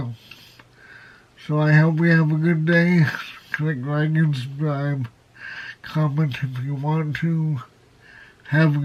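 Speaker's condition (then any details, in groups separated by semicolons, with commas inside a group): Cerebral palsy, spastic, severe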